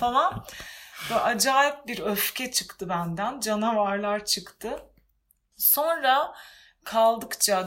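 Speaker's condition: No condition

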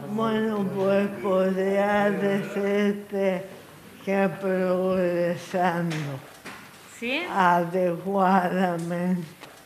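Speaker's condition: Amyotrophic lateral sclerosis; progressive degenerative motor neuron disease, cognition spared, may compromise breathing and swallowing; no treatment available, told after diagnostic test

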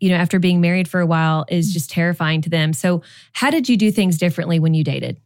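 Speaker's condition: No condition

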